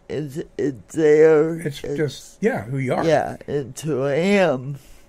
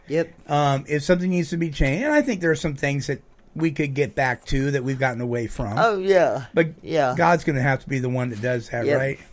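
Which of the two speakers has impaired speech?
The first: cerebral palsy; from birth, affects speech and motor skills including hands.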